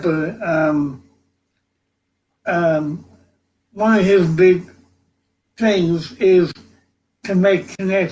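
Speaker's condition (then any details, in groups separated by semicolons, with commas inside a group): Cerebral palsy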